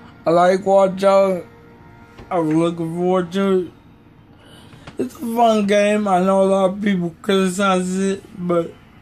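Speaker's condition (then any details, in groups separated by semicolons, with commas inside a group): Cerebral palsy; may be hard to understand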